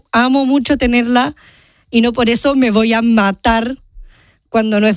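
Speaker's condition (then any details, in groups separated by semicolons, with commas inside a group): Down syndrome; genetic, present from birth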